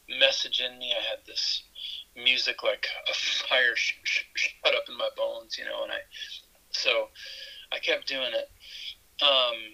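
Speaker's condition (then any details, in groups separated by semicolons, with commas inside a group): Stuttering; stuttering since childhood, not healed; pretty fluent in this conversation, nerves may add to stutter; fluency varies, at times can hardly get words out, stuttered horribly through Coffee Hag show, Mankato; repeated sounds, prolonged sounds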